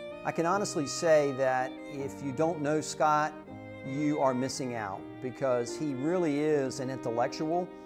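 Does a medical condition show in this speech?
No.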